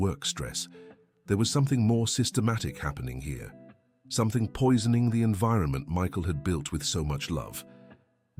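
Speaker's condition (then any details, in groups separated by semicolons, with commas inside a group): No condition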